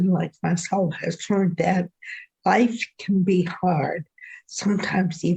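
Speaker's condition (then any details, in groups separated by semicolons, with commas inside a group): Ataxia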